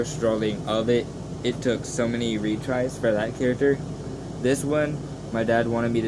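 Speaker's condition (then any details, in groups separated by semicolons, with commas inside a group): No condition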